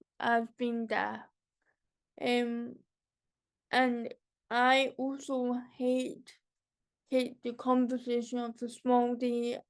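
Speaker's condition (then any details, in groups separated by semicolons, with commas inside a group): Cerebral palsy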